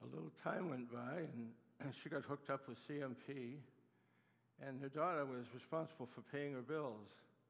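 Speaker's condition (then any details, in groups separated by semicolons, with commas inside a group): Parkinson's disease; neuropathy attacks nerves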